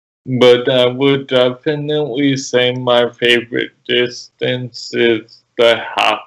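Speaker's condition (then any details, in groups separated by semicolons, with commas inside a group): Cerebral palsy; present from birth, childhood physical therapy; runs competitively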